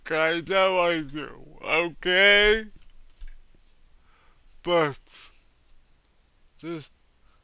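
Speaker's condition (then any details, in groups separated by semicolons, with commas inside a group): Cerebral palsy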